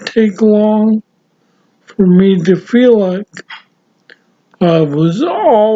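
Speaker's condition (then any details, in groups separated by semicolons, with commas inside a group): Severe traumatic brain injury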